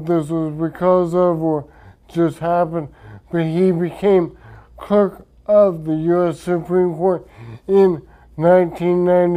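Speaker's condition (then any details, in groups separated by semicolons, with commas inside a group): Traumatic brain injury; speech affected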